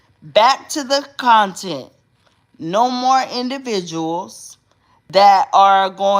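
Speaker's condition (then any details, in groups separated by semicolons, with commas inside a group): Cerebral palsy; uses specialized hospital bed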